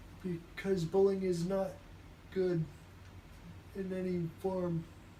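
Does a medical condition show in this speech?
Yes: traumatic brain injury; assault at age 15, unable to walk or self-care; about 17 years since injury.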